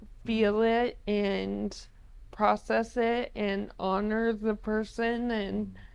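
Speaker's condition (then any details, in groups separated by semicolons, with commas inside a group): ALS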